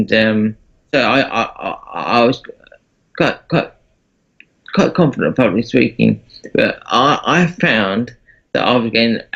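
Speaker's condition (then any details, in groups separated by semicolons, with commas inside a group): Parkinson's disease; works with voice coach, voice loss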